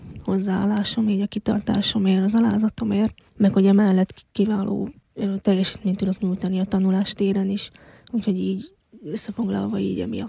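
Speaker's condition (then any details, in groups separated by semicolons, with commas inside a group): Hearing loss since birth; congenital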